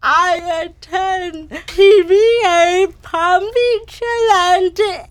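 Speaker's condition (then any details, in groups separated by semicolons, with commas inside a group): Cerebral palsy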